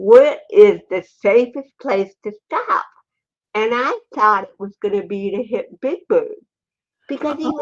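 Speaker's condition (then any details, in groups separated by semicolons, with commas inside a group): Cerebral palsy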